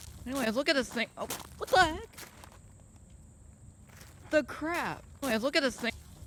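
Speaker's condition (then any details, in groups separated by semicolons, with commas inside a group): No condition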